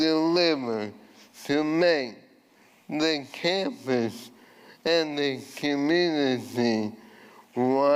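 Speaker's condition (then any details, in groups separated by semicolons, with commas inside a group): ALS; voice changed from earlier resonant voice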